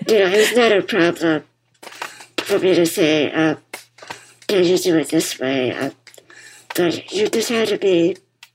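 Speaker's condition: Muscular dystrophy; bipap machine audible throughout conversation

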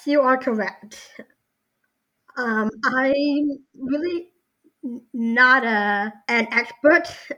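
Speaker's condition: Down syndrome

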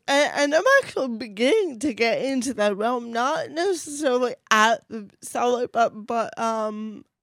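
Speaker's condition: Cerebral palsy, mild; voice affected

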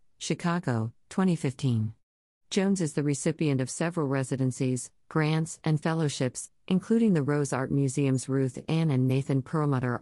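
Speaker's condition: No condition

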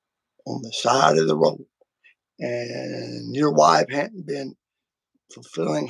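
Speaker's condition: Vocal cord surgery; multiple vocal cord surgeries

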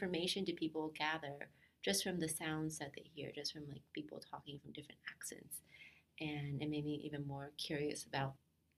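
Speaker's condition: No condition

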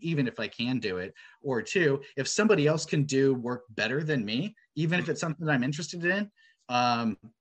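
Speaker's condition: No condition

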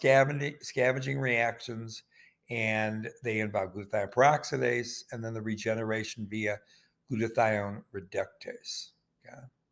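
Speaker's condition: No condition

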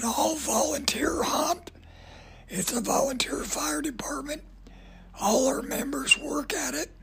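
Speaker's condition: Voice damage from cancer; raspy voice

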